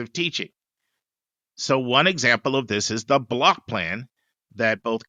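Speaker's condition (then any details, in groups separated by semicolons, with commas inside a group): No condition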